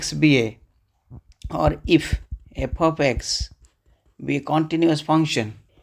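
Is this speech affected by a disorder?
No.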